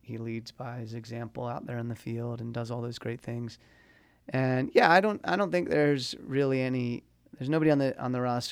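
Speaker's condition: No condition

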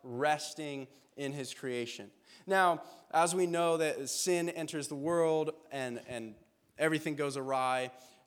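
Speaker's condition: No condition

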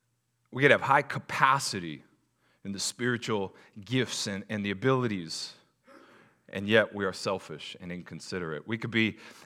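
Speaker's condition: No condition

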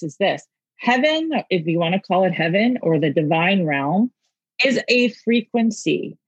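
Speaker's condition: No condition

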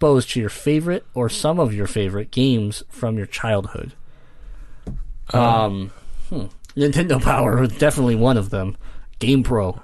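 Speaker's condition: Cleft palate; congenital

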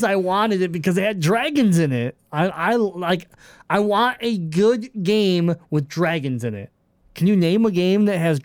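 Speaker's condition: Cleft palate; congenital cleft palate

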